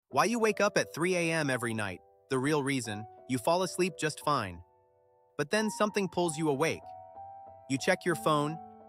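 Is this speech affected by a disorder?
No.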